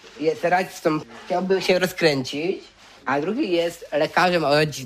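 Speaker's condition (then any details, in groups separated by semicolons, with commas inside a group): Down syndrome; sometimes forgets things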